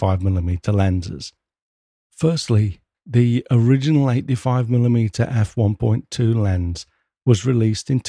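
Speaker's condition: No condition

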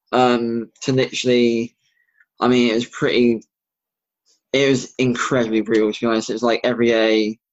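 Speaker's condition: Bilateral cleft lip and palate; congenital, severe

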